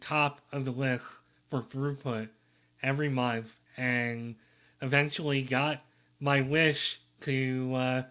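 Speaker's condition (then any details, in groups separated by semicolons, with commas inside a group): Cleft lip and palate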